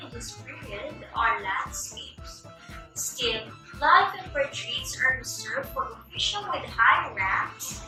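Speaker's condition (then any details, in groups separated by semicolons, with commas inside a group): No condition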